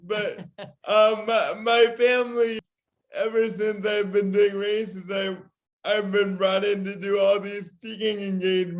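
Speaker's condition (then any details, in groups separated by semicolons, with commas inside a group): Cerebral palsy; from birth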